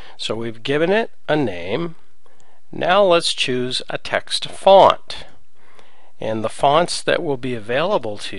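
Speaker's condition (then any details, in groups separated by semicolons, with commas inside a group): No condition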